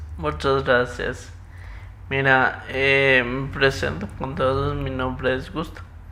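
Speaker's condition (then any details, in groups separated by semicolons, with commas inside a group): Muscular dystrophy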